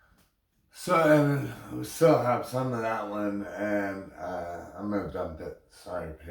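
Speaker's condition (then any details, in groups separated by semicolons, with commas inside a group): Brain injury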